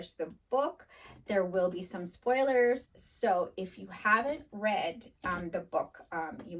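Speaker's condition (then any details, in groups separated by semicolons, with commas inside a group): No condition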